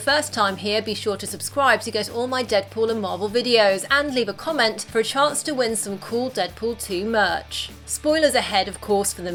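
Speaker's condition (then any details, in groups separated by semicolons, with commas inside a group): No condition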